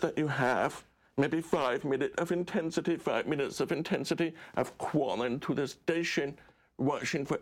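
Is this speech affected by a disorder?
Yes: deaf; relies on subtitles.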